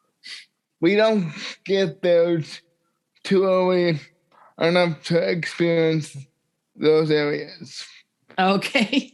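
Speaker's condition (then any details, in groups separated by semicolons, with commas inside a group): Cerebral palsy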